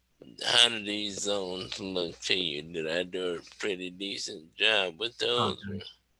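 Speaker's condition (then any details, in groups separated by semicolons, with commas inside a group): Cerebral palsy; wheelchair user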